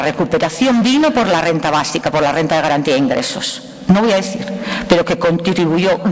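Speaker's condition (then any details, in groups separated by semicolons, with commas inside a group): No condition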